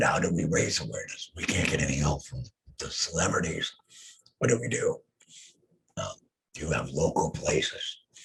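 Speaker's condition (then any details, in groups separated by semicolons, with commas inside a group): Head and neck cancer; laryngectomy; voice lost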